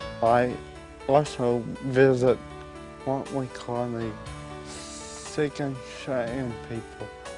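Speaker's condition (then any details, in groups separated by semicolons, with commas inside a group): Cerebral palsy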